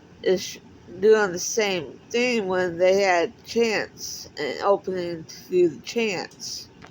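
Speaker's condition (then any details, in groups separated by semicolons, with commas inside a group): Cerebral palsy; speaks differently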